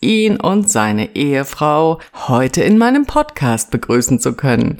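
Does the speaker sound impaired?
No.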